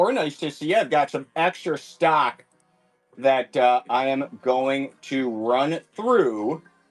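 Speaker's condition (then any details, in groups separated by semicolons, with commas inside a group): No condition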